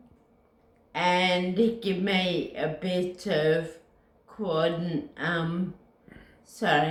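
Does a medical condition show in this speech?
Yes: Friedreich's ataxia; ankle foot orthotics, standing hoist; regular physiotherapy for strength, balance, coordination.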